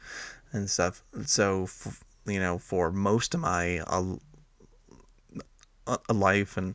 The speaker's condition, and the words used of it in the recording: Stuttering. Rosin and Roisman? I can't because, I stutter. So I would have to say it really slow 10 times.